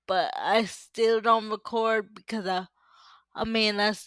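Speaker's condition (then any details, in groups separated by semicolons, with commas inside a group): Cerebral palsy; uses power wheelchair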